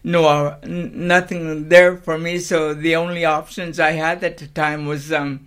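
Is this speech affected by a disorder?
Yes: cerebral palsy.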